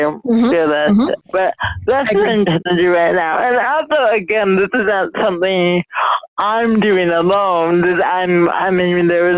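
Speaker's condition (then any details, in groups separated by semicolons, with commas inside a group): Mild cerebral palsy; speech affected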